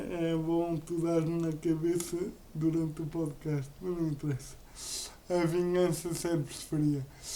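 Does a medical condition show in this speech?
Yes: cerebral palsy; uses a wheelchair.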